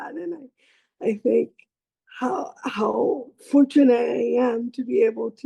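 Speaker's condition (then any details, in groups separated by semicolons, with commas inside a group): Cerebral palsy; lifelong, childhood surgeries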